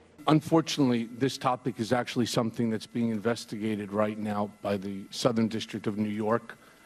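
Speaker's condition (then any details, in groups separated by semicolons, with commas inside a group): No condition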